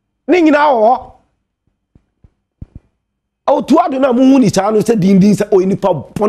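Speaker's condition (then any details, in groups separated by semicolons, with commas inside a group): No condition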